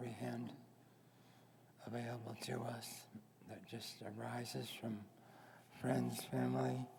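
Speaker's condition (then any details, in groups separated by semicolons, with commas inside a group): Head and neck cancer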